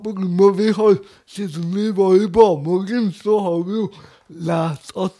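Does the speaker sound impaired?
Yes: cerebral palsy; speech difficulties, often mistaken for being drunk even when sober.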